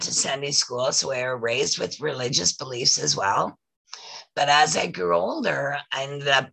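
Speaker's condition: Voice loss after throat polyp; tracheotomy warned possible

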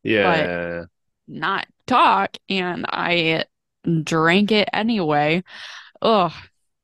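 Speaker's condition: Aphasia; stroke at 14, cause unknown, craniotomy, both sides paralyzed, wheelchair, right foot drop, out-of-state intensive therapy; about 11 years since stroke, brace for foot drop, modified car; no speech or voice at first, relearned reading, writing, speaking, occasional word substitutions, word-finding trouble

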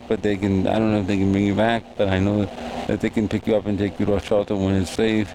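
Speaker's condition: Cerebral palsy

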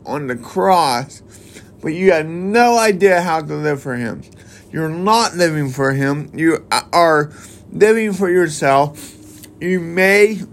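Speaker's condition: Cerebral palsy

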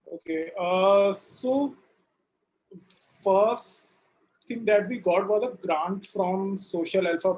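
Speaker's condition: Stuttering; stuttering since childhood; learned techniques from co-founder meet, gained some confidence, first user of StammerAI exercises; blocks

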